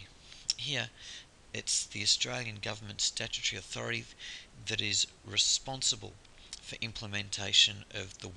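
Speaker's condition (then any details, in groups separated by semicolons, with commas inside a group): No condition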